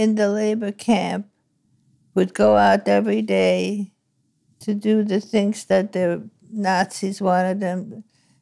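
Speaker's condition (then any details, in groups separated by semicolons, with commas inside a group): Parkinson's disease; about 5-6 years since onset; word-finding difficulty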